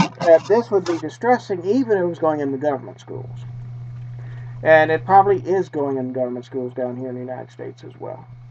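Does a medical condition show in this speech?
No.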